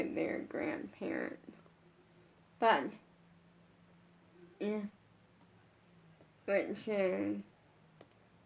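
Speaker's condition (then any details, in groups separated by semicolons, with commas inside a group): Brain injury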